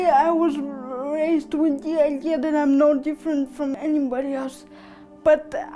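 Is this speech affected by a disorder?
Yes: cerebral palsy; adolescent.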